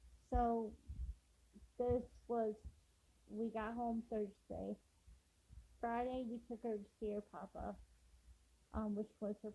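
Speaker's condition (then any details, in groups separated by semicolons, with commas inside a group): Cerebral palsy; affects walking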